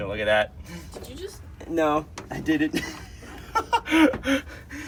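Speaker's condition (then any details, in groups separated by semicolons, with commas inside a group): No condition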